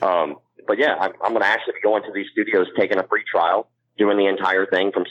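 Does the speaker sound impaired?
Yes: cleft palate; congenital cleft palate.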